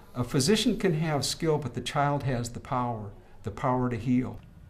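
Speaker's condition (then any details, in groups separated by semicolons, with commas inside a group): No condition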